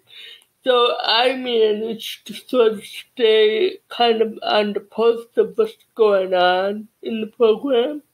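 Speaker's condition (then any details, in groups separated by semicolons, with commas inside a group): Cerebral palsy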